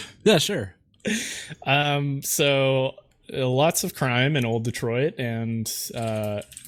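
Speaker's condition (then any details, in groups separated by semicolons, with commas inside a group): No condition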